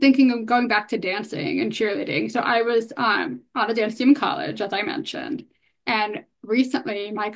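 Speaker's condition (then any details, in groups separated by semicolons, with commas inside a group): Hearing loss, bilateral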